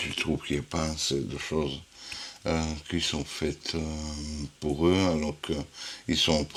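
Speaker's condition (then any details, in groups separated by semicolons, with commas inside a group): Huntington's disease; inherited, 43 repeats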